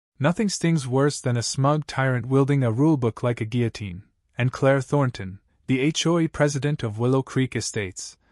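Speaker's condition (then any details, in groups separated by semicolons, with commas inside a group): No condition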